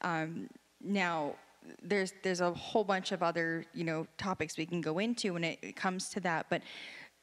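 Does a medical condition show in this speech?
No.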